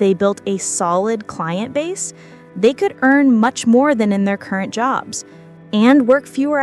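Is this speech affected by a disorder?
No.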